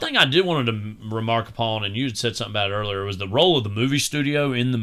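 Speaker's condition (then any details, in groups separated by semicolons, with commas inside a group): No condition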